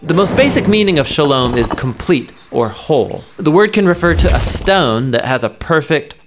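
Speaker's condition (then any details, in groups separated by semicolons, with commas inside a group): No condition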